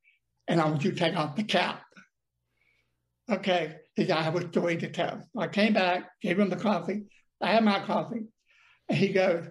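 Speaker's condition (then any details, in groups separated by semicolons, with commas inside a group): Deafness; speech problem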